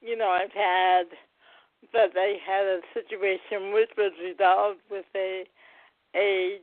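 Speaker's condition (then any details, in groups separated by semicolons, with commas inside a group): Cerebral palsy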